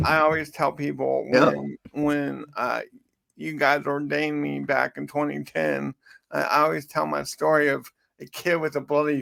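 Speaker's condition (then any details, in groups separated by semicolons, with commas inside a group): Cerebral palsy; from birth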